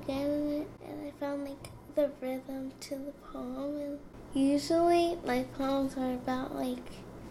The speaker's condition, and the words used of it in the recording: Cerebral palsy. Like, it's kind of hard to, like, say what I want them to sound like out loud.